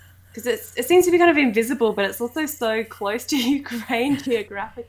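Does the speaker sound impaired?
No.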